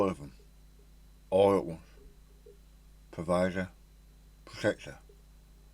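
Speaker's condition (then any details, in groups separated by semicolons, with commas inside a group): Stage 4 tongue cancer, hemiglossectomy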